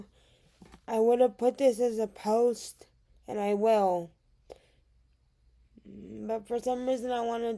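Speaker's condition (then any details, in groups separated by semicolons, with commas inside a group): Cerebral palsy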